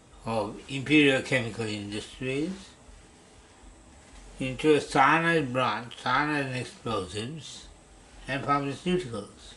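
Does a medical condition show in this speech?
Yes: Parkinson's disease; idiopathic per hospital.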